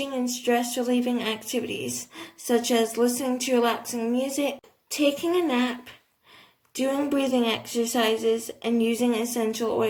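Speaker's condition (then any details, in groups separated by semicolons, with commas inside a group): Cerebral palsy, athetoid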